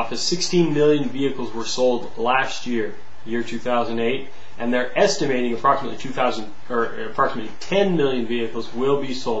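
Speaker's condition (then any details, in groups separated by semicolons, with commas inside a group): No condition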